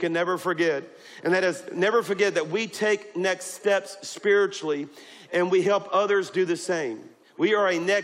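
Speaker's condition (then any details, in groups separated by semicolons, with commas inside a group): No condition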